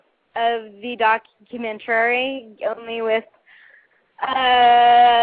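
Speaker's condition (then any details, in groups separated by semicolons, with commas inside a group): Cerebral palsy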